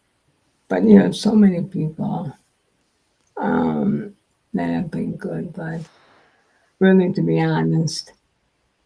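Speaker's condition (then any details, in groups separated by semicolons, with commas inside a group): Multiple sclerosis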